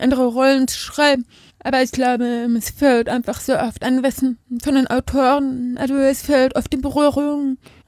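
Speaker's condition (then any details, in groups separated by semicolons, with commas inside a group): Deafness; bilingual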